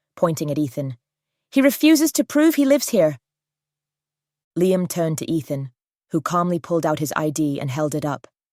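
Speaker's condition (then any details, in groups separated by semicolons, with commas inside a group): No condition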